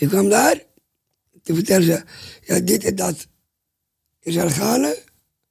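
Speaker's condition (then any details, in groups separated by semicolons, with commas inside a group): Down syndrome; speaks well by own and host's account, expresses himself clearly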